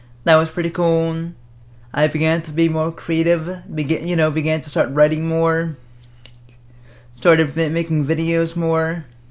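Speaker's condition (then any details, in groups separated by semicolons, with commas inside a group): Cerebral palsy; speaks fast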